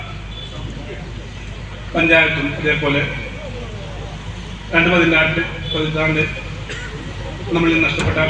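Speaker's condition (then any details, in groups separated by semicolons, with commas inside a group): No condition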